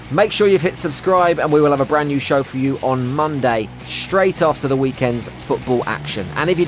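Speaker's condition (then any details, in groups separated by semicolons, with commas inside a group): No condition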